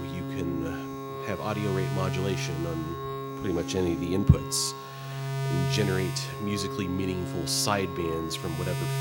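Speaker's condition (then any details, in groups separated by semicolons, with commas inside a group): No condition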